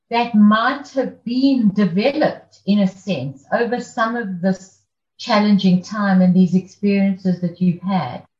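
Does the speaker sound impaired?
No.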